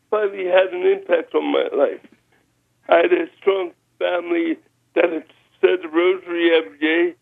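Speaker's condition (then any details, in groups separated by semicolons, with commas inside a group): Spastic cerebral palsy; lifelong wheelchair use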